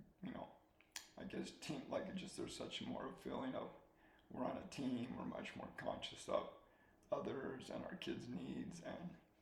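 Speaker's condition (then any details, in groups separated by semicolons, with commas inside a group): ALS; soft spoken, swallowing getting harder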